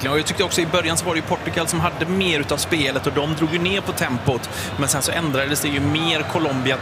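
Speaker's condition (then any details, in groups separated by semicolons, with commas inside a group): No condition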